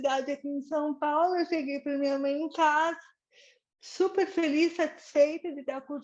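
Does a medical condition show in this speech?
Yes: cerebral palsy.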